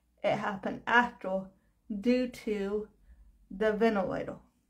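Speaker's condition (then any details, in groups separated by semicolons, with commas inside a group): Cerebral palsy; quadriplegic, all four limbs, brain hemorrhage as premature newborn; diagnosed about 30 years ago, affects mobility and muscle tone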